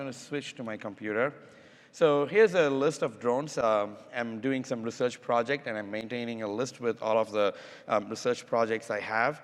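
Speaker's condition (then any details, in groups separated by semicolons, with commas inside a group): No condition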